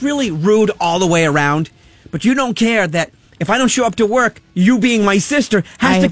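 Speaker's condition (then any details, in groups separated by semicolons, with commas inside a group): No condition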